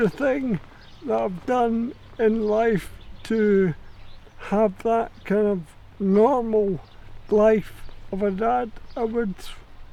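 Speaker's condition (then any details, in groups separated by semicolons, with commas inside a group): Motor neurone disease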